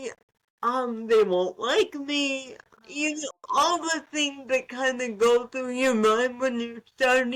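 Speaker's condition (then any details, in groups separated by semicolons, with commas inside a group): Cerebral palsy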